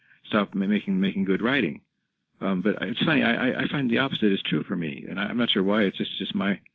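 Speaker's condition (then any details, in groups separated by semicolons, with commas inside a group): Parkinson's disease, rigidity-predominant, no tremor; gait mainly affected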